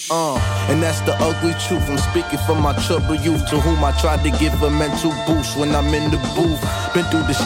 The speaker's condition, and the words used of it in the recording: No condition.